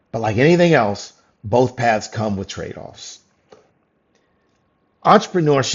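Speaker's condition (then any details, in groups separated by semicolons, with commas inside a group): No condition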